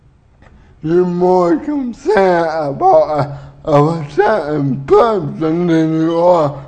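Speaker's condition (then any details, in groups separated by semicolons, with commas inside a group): Cerebral palsy; uses wheelchair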